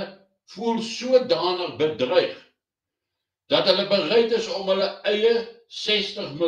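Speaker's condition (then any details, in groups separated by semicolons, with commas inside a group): No condition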